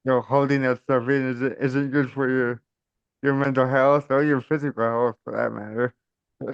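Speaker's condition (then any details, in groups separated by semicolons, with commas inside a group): Cerebral palsy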